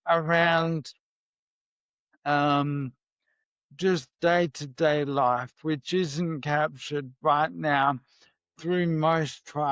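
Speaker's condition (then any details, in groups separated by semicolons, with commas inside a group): MND; voice may sound shaky from clonus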